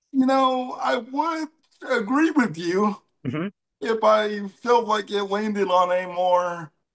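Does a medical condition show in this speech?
Yes: cerebral palsy; milder case than Elizabeth Bouvier's.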